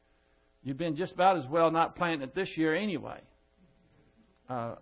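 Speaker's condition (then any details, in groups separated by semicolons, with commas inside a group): No condition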